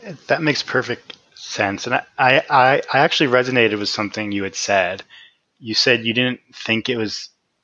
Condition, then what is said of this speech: Stuttering. I feel fairly comfortable stuttering most of the time.